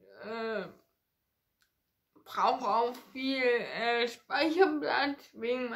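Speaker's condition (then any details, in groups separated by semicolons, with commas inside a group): Ataxia; ataxia affecting hands and fingers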